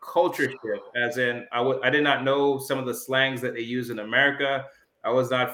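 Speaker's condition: No condition

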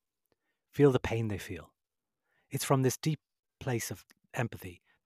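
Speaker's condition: No condition

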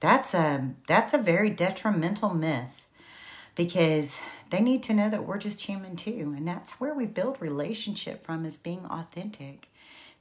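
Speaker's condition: No condition

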